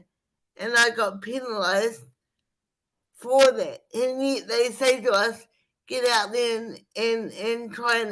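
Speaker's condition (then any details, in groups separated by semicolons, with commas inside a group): Spastic cerebral palsy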